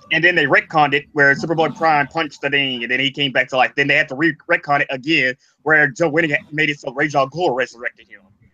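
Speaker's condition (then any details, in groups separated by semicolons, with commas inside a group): No condition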